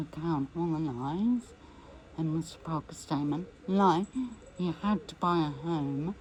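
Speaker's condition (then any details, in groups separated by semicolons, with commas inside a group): MND; voice may be difficult to understand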